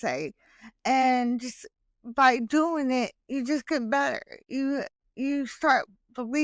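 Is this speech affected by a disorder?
Yes: hemiplegic cerebral palsy.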